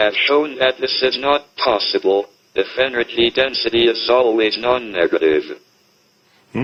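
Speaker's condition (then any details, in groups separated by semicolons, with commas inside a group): Motor neurone disease, speech-generating device; body hardly works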